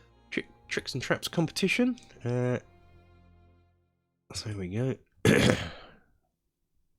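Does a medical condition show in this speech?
No.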